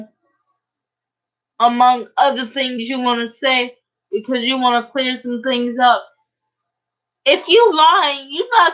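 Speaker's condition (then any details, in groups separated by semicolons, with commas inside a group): Cerebral palsy; uses a wheelchair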